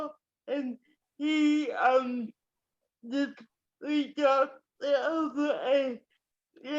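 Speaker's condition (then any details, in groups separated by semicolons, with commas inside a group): Cerebral palsy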